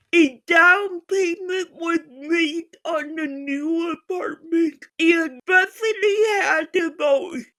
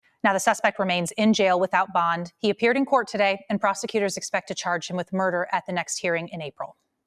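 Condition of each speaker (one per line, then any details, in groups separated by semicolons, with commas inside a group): Physical speech impairment; physical speech impairment, no intellectual disability; hard for unfamiliar listeners, some names hard to pronounce
No condition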